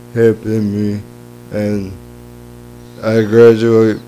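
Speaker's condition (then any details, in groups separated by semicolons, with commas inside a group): Cerebral palsy; lifelong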